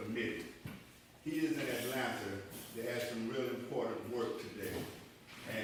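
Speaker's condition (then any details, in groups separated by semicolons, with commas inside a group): No condition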